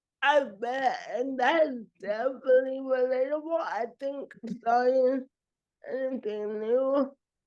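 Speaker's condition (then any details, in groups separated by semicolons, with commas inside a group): Cerebral palsy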